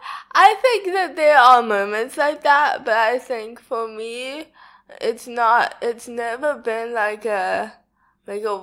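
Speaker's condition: Cerebral palsy, spastic quadriplegic

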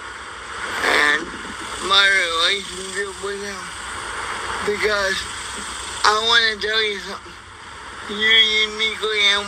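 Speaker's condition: Cerebral palsy; unable to play traditional sports

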